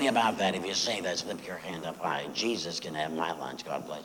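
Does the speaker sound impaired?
Yes: laryngectomy after throat cancer; voice box removed, voice prosthesis placed.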